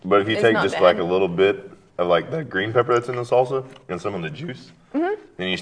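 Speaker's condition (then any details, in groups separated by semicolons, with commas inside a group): No condition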